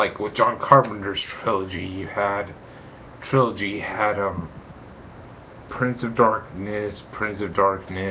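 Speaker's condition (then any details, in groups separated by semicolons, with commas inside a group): No condition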